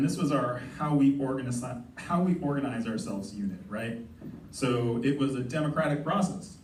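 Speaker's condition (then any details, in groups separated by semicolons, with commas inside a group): No condition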